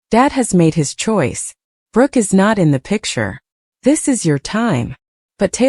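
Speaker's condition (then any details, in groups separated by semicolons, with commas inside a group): No condition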